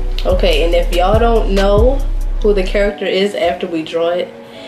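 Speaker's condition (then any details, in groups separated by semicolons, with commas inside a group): No condition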